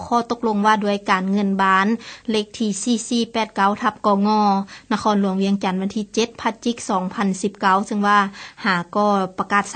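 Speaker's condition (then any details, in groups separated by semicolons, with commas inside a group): No condition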